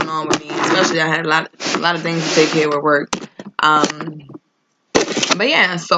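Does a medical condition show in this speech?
No.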